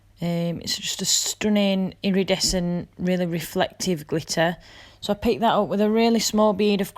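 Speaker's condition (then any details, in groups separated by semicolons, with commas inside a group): No condition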